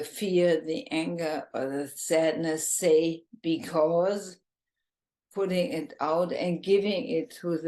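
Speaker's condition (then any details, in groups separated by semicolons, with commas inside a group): ALS, bulbar form, bulbar onset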